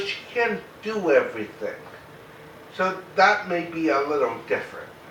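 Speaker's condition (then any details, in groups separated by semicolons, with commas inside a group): Cerebral palsy, mild; mainly affects speech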